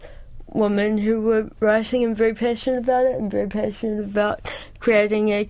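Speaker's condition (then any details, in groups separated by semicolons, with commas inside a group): Cerebral palsy; presses really hard when writing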